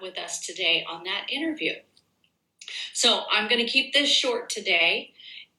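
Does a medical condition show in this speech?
No.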